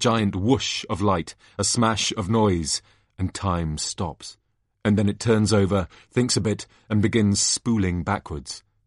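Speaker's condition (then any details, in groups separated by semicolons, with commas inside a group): No condition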